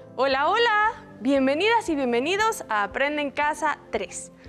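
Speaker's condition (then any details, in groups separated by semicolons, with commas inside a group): No condition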